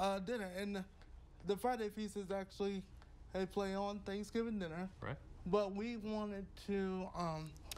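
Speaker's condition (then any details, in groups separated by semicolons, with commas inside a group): Cerebral palsy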